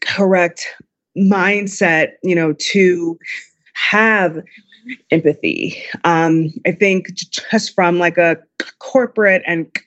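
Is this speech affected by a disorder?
Yes: stutter; stutter since before public speaking, lifelong fear of talking to people; pronounced stutter audible during interview; at times takes a couple of seconds to say words; here prolonged sounds.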